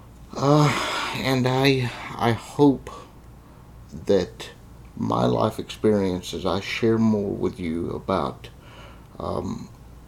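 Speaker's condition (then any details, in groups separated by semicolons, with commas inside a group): Cerebral palsy; confined to a wheelchair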